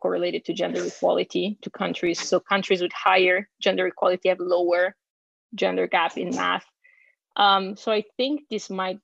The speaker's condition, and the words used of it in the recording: No condition.